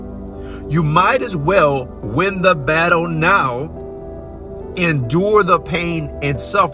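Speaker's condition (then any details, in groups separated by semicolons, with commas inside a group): No condition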